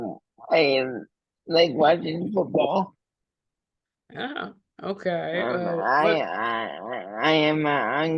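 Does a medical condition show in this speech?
Yes: cerebral palsy.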